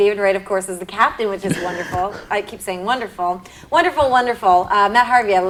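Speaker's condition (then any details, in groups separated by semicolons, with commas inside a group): No condition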